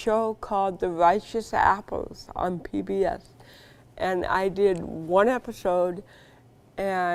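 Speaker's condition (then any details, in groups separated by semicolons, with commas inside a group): Cerebral palsy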